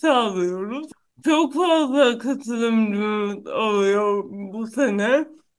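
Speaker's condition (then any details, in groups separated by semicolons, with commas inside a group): Cerebral palsy; neurological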